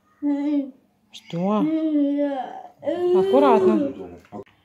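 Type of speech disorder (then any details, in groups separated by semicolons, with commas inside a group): Pseudobulbar dysarthria; cerebral palsy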